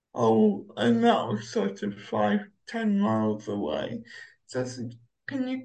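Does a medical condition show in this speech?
Yes: cerebral palsy; walks short distances, uses Omeo wheelchair, a Segway with a seat.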